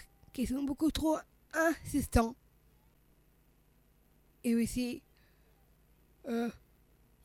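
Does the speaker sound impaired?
Yes: Down syndrome (trisomy 21); age 39.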